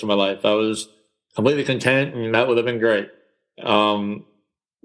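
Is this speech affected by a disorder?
Yes: cleft palate; congenital cleft palate, multiple surgeries; speech impediment in childhood, speech therapy after moving south, others mocked way of talking.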